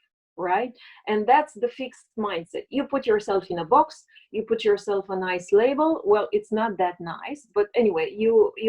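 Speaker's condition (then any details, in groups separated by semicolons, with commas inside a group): No condition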